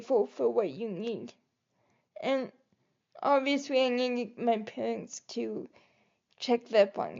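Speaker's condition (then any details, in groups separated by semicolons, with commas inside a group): Cerebral palsy; quadriplegic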